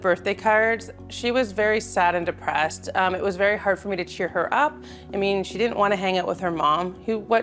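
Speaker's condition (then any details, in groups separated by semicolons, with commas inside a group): No condition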